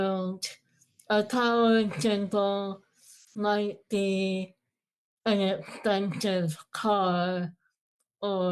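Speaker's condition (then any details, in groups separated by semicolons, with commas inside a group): Moebius syndrome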